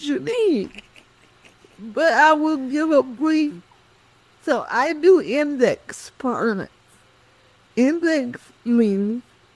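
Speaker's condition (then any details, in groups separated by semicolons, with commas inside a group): Cerebral palsy; speech affected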